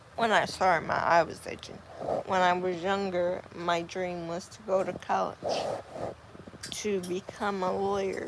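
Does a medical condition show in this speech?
Yes: cerebral palsy; able to speak.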